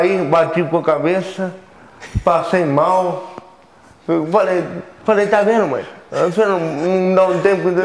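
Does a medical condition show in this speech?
Yes: cerebral palsy.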